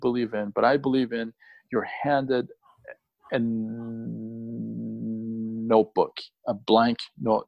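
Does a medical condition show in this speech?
Yes: stuttering; stuttering since childhood, possibly by second or third grade, low in school play, stuttered saying own name; many years on, ongoing self-work, more accepting of stuttering; still stutters at times in podcast, less when stuttering on purpose, easier with other stutterers; here prolonged sounds, blocks.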